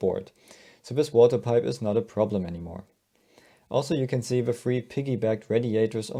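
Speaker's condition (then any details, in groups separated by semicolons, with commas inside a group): No condition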